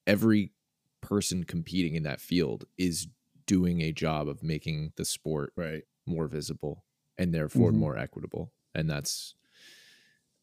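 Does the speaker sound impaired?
No.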